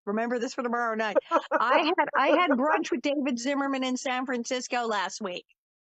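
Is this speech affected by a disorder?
No.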